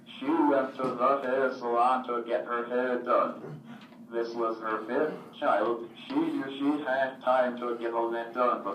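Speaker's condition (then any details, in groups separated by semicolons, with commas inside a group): Cerebral palsy, athetoid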